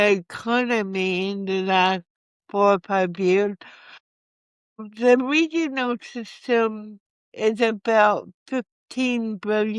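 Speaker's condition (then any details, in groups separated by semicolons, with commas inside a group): Cerebral palsy; from birth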